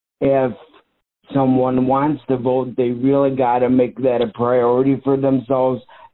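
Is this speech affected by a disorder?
Yes: cerebral palsy.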